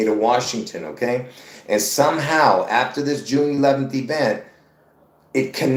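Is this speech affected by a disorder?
No.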